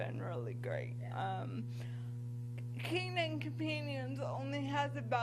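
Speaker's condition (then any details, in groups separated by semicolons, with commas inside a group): Cerebral palsy; from birth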